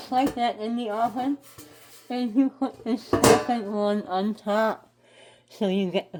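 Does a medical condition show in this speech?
Yes: head and neck cancer; tracheostomy.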